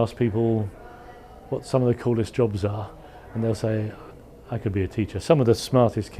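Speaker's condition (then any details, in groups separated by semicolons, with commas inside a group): No condition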